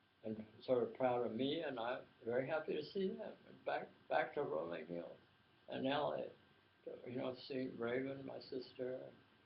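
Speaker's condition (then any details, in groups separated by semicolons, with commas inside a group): Tongue cancer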